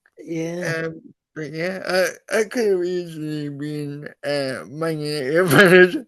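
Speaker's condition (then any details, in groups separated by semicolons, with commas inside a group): Cerebral palsy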